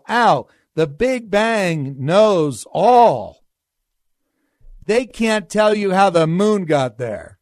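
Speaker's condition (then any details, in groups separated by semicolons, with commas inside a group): No condition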